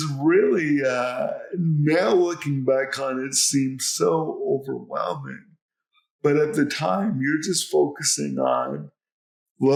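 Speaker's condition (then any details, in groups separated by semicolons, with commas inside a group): Cerebral palsy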